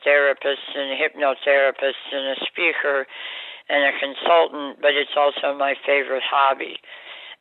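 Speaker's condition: Oral cancer surgery, jaw removal; seven-week radiation stopped speech and eating, radiation may affect vocal cords, Michigan surgeon unsure of voice

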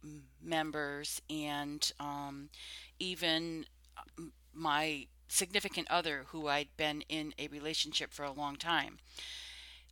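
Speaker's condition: Stuttering; formerly covert, now overt; open acceptance, mindset change over last 4 to 5 years, more confident; stutters openly, no longer hides stuttering; prolonged sounds, blocks

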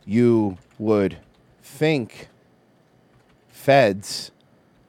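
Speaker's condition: No condition

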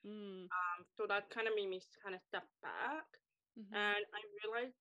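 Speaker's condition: Deafness, acquired deafness, wears hearing aids; mother pushed learning to speak

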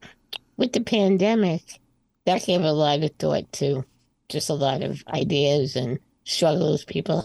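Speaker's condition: Spinal muscular atrophy type 2; arms less mobile

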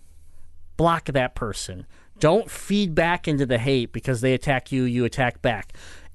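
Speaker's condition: Cleft palate; talked differently growing up

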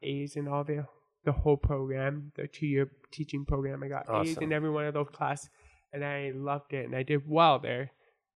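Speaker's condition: Born deaf; congenital deafness from birth

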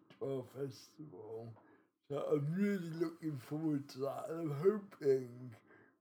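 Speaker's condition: Cerebral palsy

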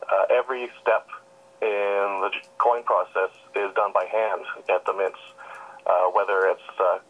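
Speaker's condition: No condition

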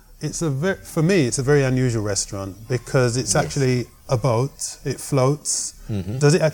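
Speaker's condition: No condition

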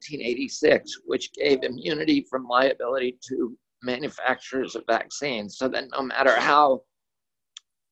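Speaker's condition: Spasmodic dysphonia; not due to flu

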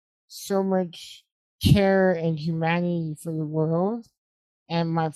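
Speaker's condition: Spinal muscular atrophy type 2

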